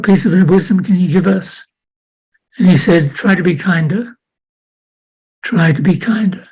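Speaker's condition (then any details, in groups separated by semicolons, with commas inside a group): Parkinson's disease; unsteady walking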